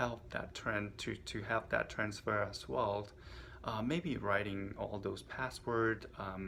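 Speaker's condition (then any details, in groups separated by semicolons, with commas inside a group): No condition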